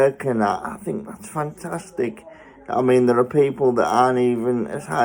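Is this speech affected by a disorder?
Yes: spastic cerebral palsy; spastic, mainly lower limbs, one side weaker, spasms.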